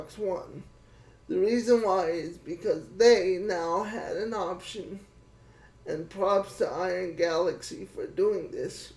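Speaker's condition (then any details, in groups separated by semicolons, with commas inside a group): Cerebral palsy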